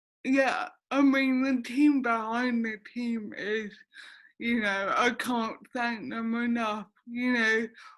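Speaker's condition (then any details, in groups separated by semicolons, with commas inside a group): Cerebral palsy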